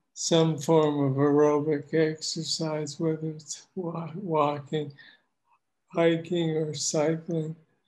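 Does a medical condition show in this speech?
Yes: Parkinson's disease; young onset, deep brain stimulation surgery; tremor worsening.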